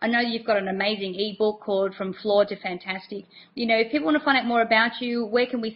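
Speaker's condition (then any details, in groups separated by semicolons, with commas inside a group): No condition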